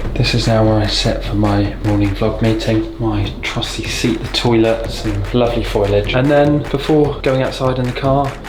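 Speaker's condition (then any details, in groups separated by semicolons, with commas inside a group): No condition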